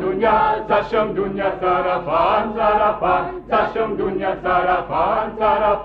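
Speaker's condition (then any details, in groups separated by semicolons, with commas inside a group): No condition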